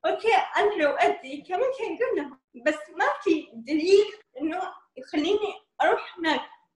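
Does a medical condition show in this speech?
Yes: cerebral palsy; mild cerebral palsy, weak muscles, movements differ from others, long-term exercise to strengthen muscles; described by host as very normal in speech.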